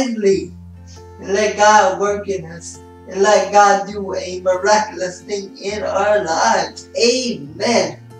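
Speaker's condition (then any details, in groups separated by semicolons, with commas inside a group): Spastic cerebral palsy; spastic quadriplegic type, affects hands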